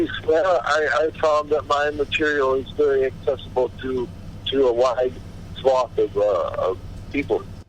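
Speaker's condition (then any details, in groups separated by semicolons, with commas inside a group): Cerebral palsy; body deteriorating with age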